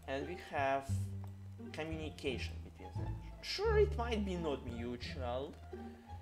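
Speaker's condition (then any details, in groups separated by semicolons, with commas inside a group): No condition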